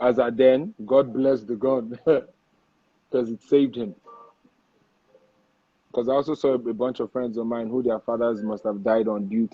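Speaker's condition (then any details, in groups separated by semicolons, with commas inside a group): No condition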